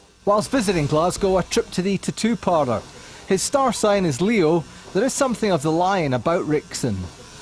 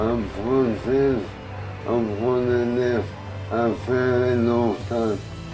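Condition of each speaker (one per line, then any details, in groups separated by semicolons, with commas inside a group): No condition
MND/ALS; progressive; since 2013; poor speech at onset, slow speech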